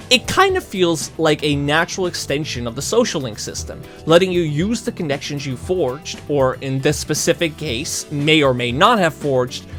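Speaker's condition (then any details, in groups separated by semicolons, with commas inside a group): No condition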